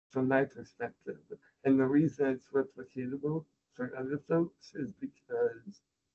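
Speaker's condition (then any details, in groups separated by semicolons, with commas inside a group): Spinal muscular atrophy, type 2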